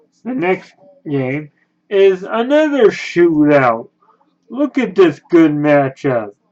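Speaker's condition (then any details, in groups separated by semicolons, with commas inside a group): Cerebral palsy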